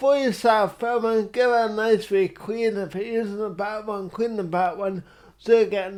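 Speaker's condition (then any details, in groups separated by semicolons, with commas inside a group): Cerebral palsy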